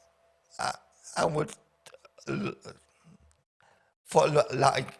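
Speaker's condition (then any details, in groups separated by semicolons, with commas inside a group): Paraplegia with essential tremor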